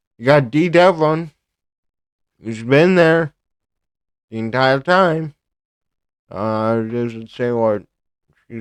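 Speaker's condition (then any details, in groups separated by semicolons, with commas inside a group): Cerebral palsy; speech affected by cerebral palsy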